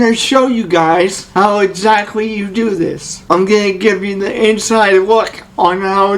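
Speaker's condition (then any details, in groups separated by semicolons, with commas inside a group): Cerebral palsy; only one hand usable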